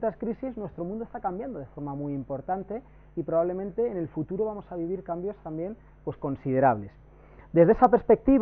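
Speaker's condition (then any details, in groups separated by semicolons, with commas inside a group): No condition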